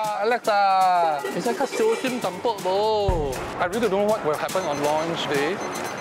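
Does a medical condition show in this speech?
No.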